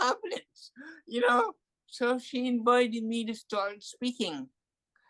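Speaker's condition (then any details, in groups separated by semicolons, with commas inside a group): Cerebral palsy; from birth, hearing loss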